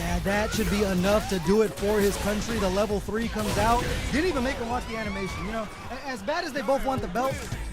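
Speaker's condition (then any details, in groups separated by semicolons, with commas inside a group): No condition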